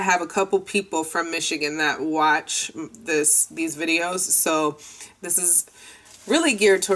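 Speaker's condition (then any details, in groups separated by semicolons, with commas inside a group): No condition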